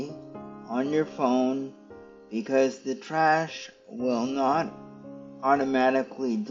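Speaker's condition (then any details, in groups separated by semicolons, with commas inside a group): Cerebral palsy; stiff muscles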